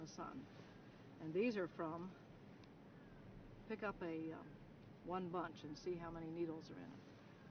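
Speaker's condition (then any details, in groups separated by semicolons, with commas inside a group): No condition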